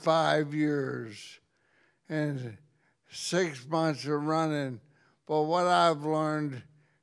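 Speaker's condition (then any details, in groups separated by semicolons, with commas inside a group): ALS; progressive neurodegenerative motor disease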